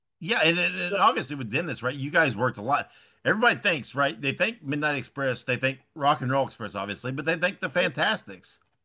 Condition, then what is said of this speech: No condition.